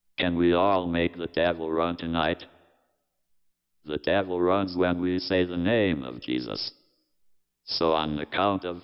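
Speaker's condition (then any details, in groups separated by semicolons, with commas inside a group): Cerebral palsy, speech-generating device; cerebral palsy diagnosed at age 4, brain injury to cerebellum, cannot walk, uses wheelchair; uses speech software to talk and sing; own speech hard to understand, talks and sings through speech software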